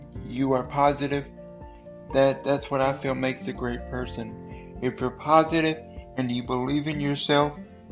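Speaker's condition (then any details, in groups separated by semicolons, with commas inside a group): Cerebral palsy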